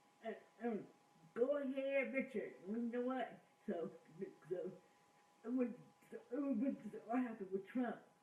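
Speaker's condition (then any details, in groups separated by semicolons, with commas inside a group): Cerebral palsy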